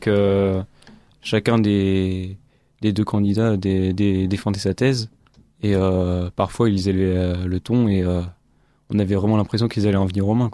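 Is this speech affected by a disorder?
No.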